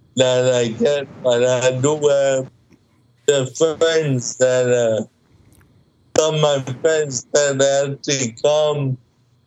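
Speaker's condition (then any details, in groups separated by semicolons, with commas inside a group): Cerebral palsy, mild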